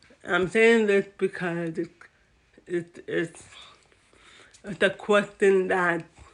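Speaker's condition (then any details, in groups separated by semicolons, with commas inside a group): Cerebral palsy; atypical speech, often not understood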